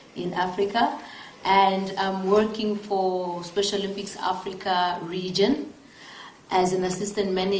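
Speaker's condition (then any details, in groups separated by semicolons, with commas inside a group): No condition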